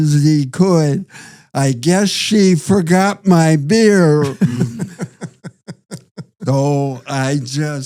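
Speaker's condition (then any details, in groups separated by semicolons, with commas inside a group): Parkinson's disease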